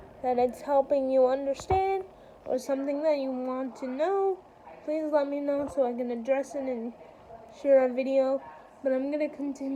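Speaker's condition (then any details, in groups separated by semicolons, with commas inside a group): Cerebral palsy, spastic quadriplegic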